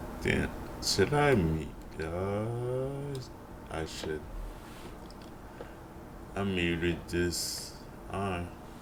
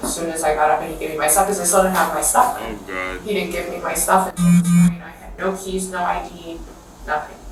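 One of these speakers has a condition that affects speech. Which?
The first: multiple sclerosis.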